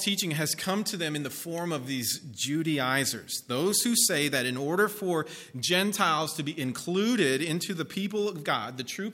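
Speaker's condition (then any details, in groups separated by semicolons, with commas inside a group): No condition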